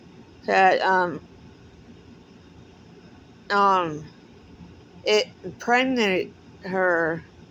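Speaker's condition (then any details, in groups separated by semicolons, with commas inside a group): Cerebral palsy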